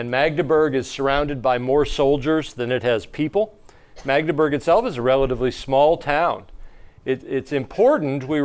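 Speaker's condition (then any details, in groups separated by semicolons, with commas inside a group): No condition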